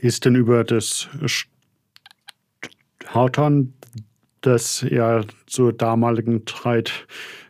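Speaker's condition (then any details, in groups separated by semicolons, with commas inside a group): Stuttering; severe stuttering, never able to hide stuttering; extremely strong stuttering symptoms; stuttering clearly audible to listeners, too severe ever to be hidden; prolonged sounds, blocks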